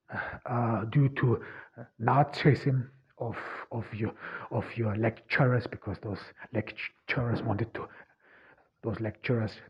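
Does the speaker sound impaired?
Yes: stuttering; cause unknown, only one in family who stutters, German mother tongue, born in Austria; struggles with words, sounds like bad connection, presses words out, difficult words harder, German accent; here repeated sounds, repeated words, blocks.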